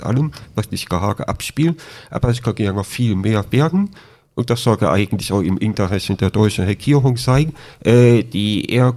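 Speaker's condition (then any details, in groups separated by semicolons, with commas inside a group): Deafness with cochlear implant, congenital deafness; cochlear implant surgery at 13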